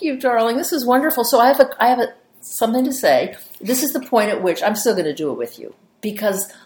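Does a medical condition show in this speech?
No.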